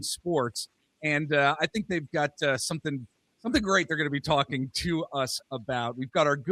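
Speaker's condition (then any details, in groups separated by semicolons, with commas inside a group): No condition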